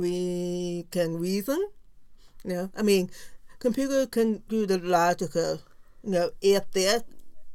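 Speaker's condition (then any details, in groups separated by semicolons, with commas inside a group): Profound deafness; no cochlear implant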